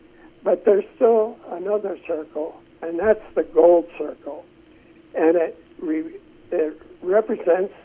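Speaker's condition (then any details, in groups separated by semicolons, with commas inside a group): Essential tremor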